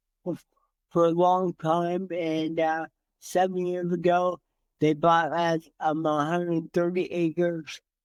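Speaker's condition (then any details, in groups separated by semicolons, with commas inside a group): Cerebral palsy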